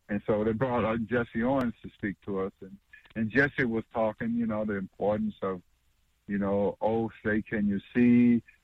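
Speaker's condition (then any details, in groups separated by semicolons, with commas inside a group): No condition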